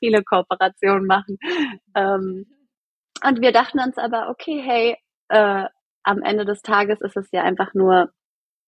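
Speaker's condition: No condition

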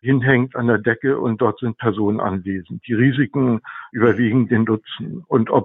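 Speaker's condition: No condition

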